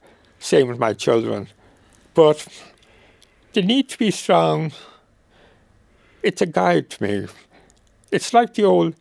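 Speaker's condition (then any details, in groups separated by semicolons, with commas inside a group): Motor neuron disease; wheelchair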